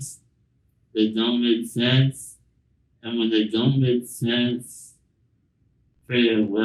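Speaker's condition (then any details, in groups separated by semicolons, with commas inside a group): Spinal muscular atrophy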